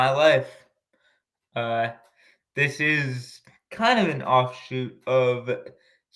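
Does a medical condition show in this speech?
Yes: cerebral palsy.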